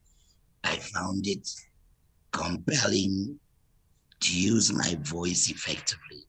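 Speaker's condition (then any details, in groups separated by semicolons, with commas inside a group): Total laryngectomy; no natural voice, earlier Stephen Hawking-like voice, prior huskier voice, spasmodic dysphonia diagnosed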